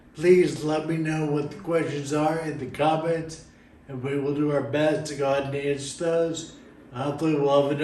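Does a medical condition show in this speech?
Yes: Friedreich's ataxia.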